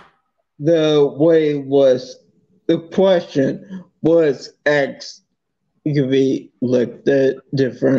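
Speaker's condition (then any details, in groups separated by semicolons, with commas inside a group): Multiple sclerosis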